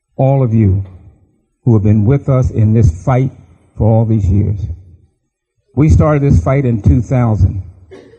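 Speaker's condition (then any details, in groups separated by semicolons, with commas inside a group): No condition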